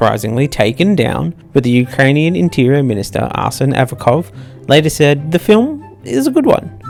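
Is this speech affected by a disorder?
No.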